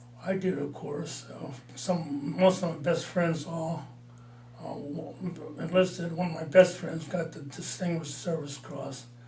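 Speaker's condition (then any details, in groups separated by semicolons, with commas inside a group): Parkinson's disease; mild, about four years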